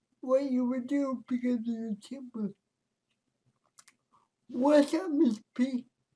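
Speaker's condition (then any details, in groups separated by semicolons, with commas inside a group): Cerebral palsy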